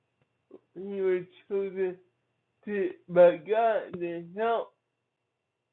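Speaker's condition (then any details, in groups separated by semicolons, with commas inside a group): Cerebral palsy; from birth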